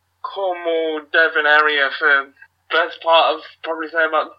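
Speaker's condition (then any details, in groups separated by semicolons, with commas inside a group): Cerebral palsy; wheelchair user, unable to wrestle actively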